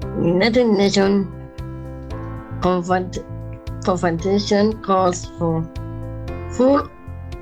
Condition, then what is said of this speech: Down syndrome. Now, the audio is a bit stilted because it is a real people sharing their real thoughts and their real messages for World Down Syndrome Day.